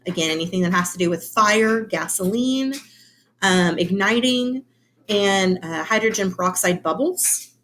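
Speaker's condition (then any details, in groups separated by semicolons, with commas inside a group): No condition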